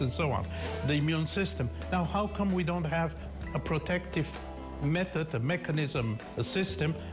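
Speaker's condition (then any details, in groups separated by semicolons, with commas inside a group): No condition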